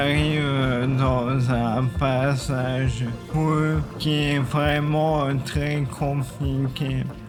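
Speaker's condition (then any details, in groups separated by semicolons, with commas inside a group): ALS (maladie de Charcot); uses wheelchair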